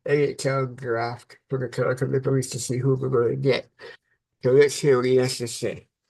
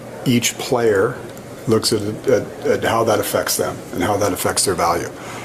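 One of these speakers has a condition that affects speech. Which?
The first: cerebral palsy; from birth, affects brain and body muscles.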